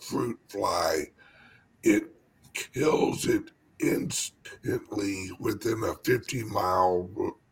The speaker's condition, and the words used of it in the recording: Stuttering. Like me having a speech impediment myself, I find it hilarious because the English language, when you have a stutter, is pretty funny.